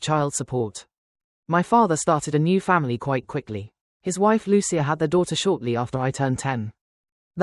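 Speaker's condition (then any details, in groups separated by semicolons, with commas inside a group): No condition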